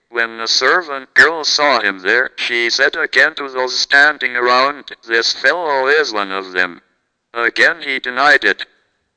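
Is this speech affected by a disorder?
Yes: cerebral palsy, through a speech-generating device; never knew what it was like to talk.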